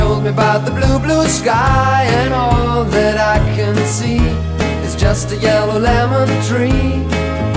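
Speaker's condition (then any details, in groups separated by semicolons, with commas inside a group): No condition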